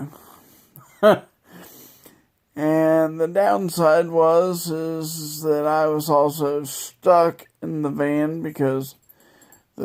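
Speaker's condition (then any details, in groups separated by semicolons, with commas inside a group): Multiple sclerosis; wheelchair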